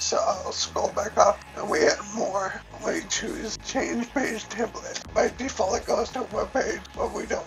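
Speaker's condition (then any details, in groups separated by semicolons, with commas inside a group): Cerebellar ataxia from brain tumour; trouble speaking, speech sounds odd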